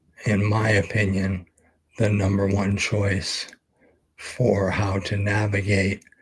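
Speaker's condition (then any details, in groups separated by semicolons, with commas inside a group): ALS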